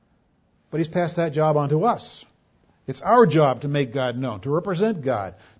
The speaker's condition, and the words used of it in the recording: No condition.